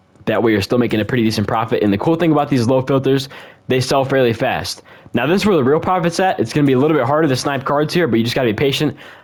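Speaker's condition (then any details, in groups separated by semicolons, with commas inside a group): No condition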